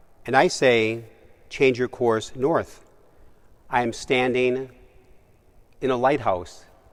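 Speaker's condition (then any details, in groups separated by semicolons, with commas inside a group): No condition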